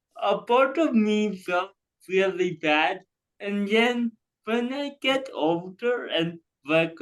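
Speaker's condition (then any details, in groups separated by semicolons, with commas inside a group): Cerebral palsy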